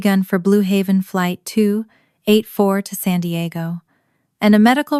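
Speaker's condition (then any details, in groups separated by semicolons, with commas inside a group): No condition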